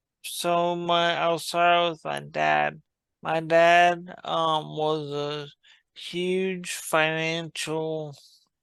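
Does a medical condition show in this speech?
Yes: traumatic brain injury.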